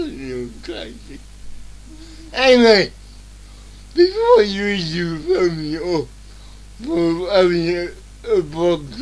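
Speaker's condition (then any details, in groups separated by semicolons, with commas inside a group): Cerebral palsy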